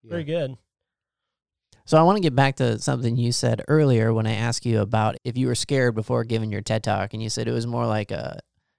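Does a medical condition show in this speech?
No.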